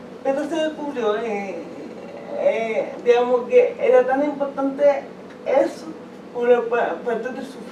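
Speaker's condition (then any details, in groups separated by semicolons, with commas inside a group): Cerebral palsy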